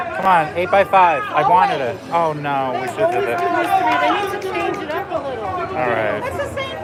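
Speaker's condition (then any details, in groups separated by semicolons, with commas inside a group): No condition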